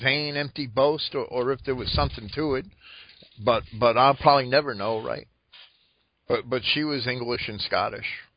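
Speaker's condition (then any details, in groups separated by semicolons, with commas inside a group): No condition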